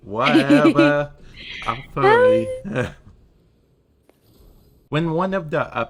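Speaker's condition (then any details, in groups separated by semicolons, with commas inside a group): Cerebral palsy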